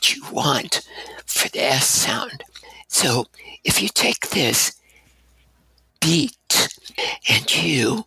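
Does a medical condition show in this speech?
Yes: abductor spasmodic dysphonia; voice lost shouting over rock music, diagnosed Fresno State, two damaging surgeries, last 12 years ago; breathy voice, staccato speaking style, shaky tremor when syllables lengthened, voice worse during university years.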